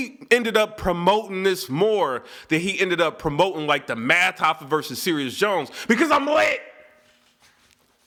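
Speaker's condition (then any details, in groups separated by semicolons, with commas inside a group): No condition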